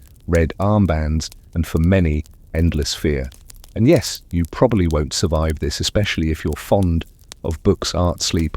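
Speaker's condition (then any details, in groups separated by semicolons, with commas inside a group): No condition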